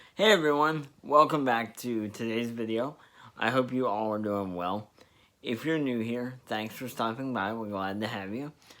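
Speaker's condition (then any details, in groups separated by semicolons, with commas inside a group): Spastic diplegia cerebral palsy; spastic diplegia form, high startle response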